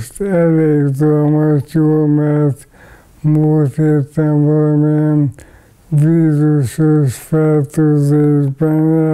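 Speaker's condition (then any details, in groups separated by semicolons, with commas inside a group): ALS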